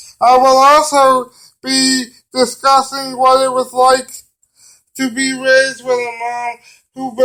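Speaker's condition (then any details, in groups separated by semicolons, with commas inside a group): Cerebral palsy; brain damage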